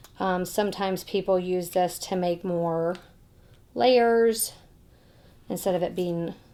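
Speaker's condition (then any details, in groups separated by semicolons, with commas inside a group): No condition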